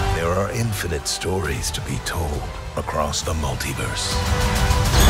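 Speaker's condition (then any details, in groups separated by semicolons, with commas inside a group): No condition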